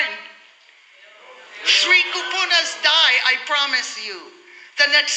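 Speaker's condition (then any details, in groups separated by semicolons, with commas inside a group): No condition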